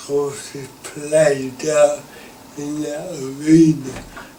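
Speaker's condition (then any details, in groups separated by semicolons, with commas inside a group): Cerebral palsy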